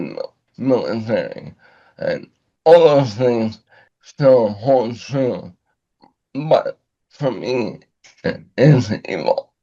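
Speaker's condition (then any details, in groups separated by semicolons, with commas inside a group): ALS; about two years since onset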